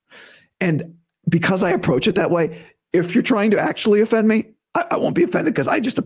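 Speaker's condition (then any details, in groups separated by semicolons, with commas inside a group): Vocal cord surgery recovery; not yet back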